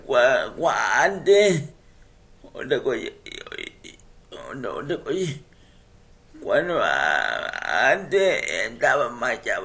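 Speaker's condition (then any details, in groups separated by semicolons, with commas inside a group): Cerebral palsy; speech affected by condition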